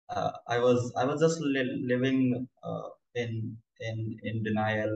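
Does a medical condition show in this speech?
Yes: stammering; onset after two incidents, no stammer before, left-handed forced to use right hand, never speech therapy; frequent whole-word repetitions, many uh fillers, part-word breaks and restarts; here repeated sounds, repeated words.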